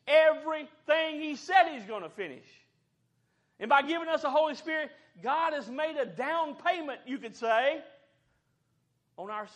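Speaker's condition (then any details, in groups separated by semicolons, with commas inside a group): No condition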